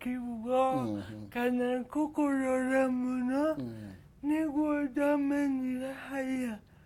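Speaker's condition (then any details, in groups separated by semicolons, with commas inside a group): Cerebral palsy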